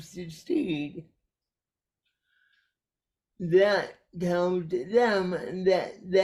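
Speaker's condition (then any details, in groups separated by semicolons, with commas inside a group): Cerebral palsy; caused by brainstem aneurysm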